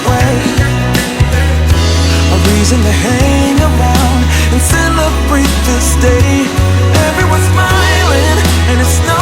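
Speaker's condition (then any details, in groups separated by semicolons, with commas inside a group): No condition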